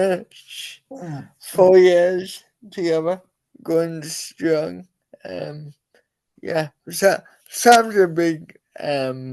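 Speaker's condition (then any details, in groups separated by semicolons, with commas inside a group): Cerebral palsy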